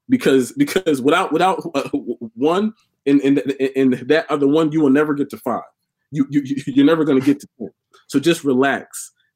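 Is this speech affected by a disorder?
Yes: stuttering; stuttered all life since childhood, volunteered for public speaking in high school and college; here repeated sounds, repeated words, prolonged sounds.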